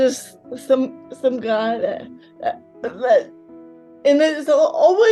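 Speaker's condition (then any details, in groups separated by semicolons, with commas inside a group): Cerebral palsy; affects only mouth, lifelong; very mild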